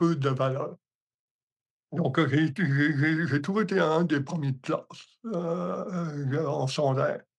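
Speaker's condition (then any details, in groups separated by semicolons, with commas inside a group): Hemiparalysis; muffled speech, like hot potato in mouth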